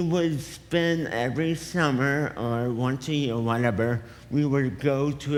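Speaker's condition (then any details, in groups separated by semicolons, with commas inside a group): Cerebral palsy; affects speech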